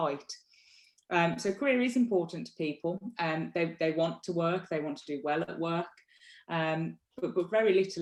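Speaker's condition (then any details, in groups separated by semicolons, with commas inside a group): No condition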